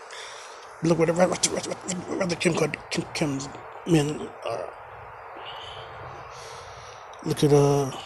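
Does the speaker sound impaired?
Yes: stutter; speech impediment; stumbles over words mid-sentence, repeats words, still gets words out; here repeated sounds, prolonged sounds.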